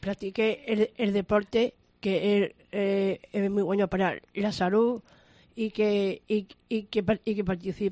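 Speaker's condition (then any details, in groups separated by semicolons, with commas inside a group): Down syndrome; from birth, extra chromosome 21, age 19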